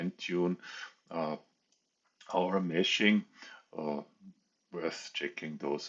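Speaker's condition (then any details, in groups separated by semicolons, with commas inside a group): No condition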